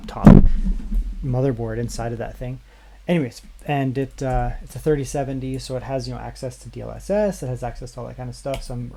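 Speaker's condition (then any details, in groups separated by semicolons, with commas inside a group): No condition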